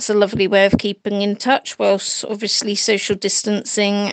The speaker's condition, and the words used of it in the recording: No condition.